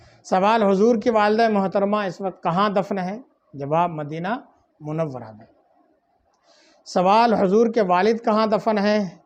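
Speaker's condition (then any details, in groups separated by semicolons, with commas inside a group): No condition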